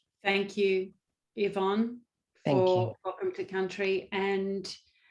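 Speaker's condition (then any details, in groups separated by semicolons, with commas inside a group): No condition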